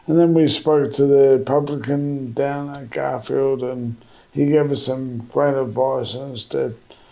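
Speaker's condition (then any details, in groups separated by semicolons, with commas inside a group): MND; diagnosed 10 years ago, trial drug 8.5 years slowing progression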